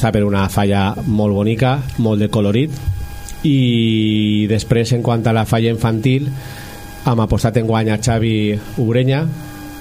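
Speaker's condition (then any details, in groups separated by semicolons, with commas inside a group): No condition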